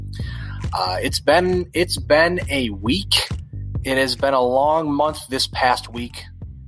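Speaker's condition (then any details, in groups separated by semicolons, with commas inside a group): No condition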